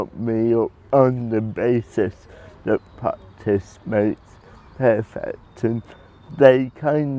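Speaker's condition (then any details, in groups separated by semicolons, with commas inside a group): Cerebral palsy; cerebral palsy from birth; early prognosis of never talking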